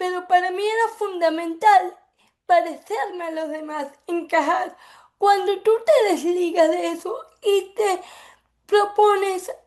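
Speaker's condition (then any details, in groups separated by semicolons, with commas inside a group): Cerebral palsy; from birth; affects speech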